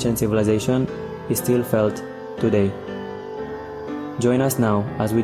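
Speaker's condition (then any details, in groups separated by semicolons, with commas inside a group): No condition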